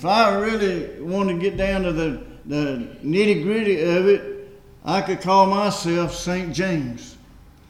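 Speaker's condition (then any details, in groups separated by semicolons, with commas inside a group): No condition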